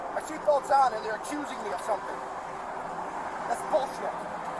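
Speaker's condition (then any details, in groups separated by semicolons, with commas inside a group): No condition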